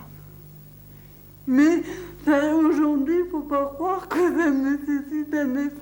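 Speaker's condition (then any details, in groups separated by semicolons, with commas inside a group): Cerebral palsy; from birth, delivery accident, resuscitation, 15 days oxygen; worked hard on intelligibility, improved over time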